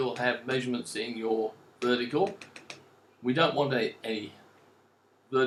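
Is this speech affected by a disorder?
No.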